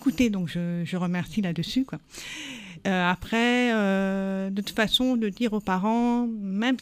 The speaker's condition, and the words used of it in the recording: Deafness. Voilà, et en même temps c'est trompeur parce que le fait que je parle bien, souvent les personnes croient que je suis entendante.